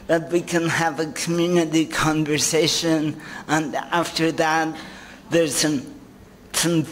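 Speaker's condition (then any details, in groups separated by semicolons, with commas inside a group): Cerebral palsy; some sounds jumbled, speech therapy for tongue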